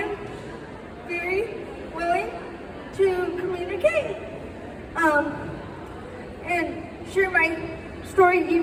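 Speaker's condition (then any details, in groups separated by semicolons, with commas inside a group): Quadriplegic spastic cerebral palsy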